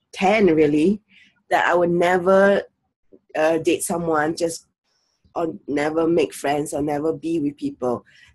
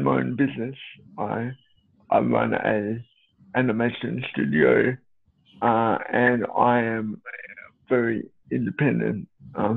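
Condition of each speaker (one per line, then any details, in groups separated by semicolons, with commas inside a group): No condition
Cerebral palsy; since birth, fully reliant on electric wheelchair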